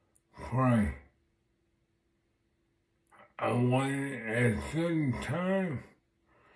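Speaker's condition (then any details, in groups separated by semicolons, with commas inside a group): Multiple sclerosis; unable to walk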